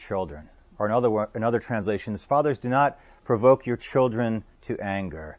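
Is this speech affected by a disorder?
No.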